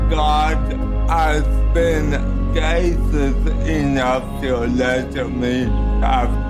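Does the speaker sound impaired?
Yes: cerebral palsy; cerebral palsy from birth.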